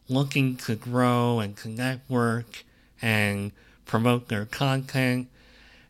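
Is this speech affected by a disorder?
Yes: cleft lip and palate; congenital cleft lip and palate, present since birth.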